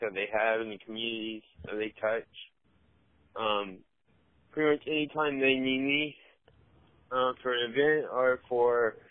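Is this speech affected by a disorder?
Yes: cerebral palsy, mild; had speech therapy.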